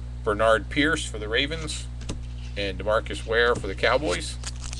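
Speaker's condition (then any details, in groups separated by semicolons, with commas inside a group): No condition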